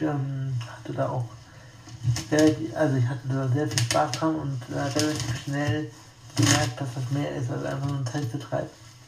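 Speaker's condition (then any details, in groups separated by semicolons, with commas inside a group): Spastic tetraparesis; wheelchair user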